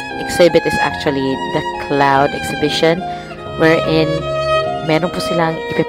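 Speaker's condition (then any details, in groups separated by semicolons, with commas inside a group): No condition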